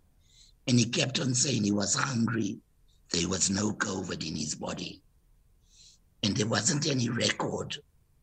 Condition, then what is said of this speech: Laryngectomy. But now, through medical innovation, I have a voice prosthesis